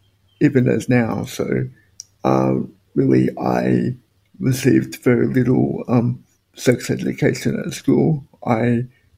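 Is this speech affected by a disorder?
Yes: spastic quadriplegic cerebral palsy; no intellectual component.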